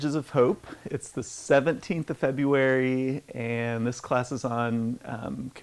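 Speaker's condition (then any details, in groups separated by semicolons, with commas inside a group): No condition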